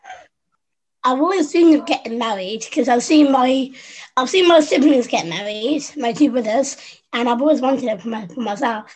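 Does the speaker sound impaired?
Yes: Down syndrome; learned to speak by copying younger sister Susie, second top grade and b in French speaking.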